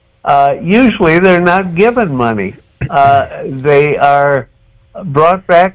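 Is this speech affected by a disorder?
Yes: cerebral palsy.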